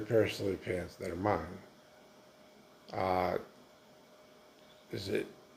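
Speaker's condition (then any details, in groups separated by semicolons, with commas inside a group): Multiple sclerosis; affects legs; nursing home, medications causing dry mouth; dry mouth, dry food hard to swallow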